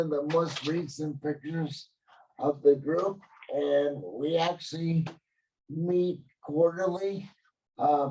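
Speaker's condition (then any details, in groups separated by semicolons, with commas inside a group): Cerebral palsy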